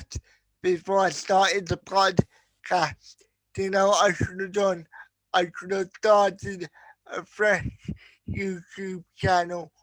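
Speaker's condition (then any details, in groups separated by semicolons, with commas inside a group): Cerebral palsy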